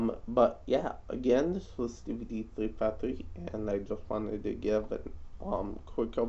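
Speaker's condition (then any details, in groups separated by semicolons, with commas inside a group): Cerebral palsy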